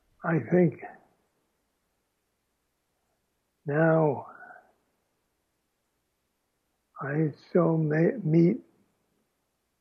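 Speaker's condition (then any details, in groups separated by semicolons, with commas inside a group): Aphasia after stroke; halting speech with pauses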